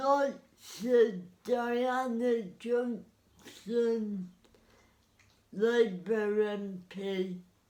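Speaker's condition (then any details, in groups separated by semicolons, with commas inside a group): Cerebral palsy; spastic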